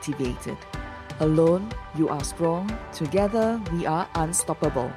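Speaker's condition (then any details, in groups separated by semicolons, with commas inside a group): No condition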